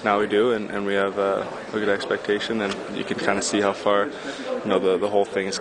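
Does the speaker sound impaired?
No.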